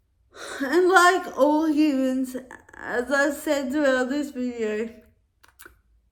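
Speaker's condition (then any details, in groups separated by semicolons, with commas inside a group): Cerebral palsy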